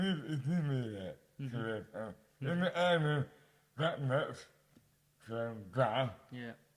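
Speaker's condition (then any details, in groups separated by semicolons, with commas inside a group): Dystonia; mouth impairment affects speech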